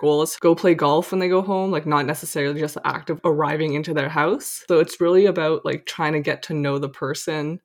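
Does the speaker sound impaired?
No.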